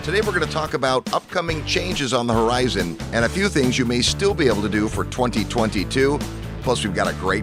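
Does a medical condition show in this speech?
No.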